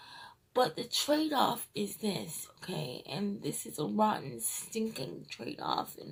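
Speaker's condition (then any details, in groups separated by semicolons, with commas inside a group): Cerebral palsy, triplegia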